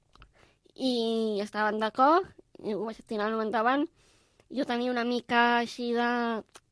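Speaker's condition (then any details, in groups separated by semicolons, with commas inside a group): Down syndrome; four hours instead of one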